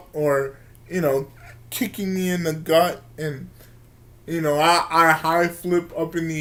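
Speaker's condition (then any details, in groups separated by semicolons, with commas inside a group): Cerebral palsy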